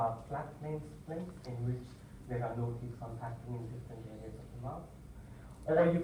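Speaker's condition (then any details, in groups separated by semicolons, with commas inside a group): No condition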